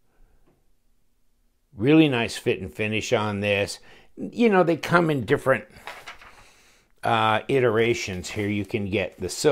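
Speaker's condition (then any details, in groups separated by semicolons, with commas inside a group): No condition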